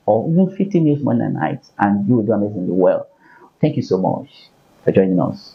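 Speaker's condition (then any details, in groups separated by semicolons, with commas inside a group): No condition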